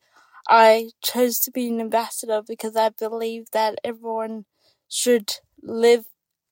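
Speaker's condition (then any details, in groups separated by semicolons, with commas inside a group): Cerebral palsy; diagnosed with cerebral palsy after birth in New Zealand, complex medical needs from childhood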